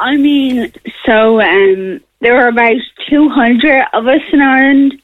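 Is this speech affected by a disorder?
Yes: Friedreich's ataxia; progressive neuromuscular disease, nerve damage, muscle weakness, mobility loss; awaiting HSE reimbursement decision on Skyclarys, a drug slowing progression.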